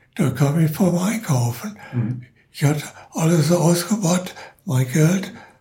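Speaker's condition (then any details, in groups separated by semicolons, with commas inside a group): Parkinson's disease; progressive worsening, arm tremor, fingers cramp, cannot turn newspaper pages, in care home, LVR neurologist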